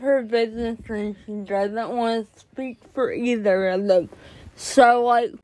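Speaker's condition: Cerebral palsy; more jerking in class

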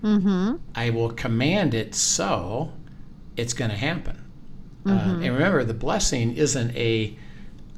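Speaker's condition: No condition

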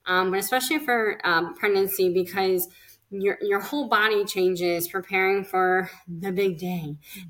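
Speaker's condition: Cleft lip and palate; several facial surgeries

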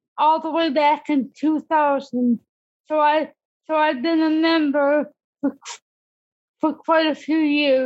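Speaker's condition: Cerebral palsy; disability since childhood

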